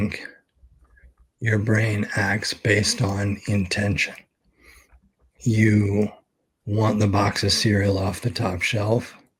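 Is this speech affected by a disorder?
Yes: ALS; expects to lose voice very soon.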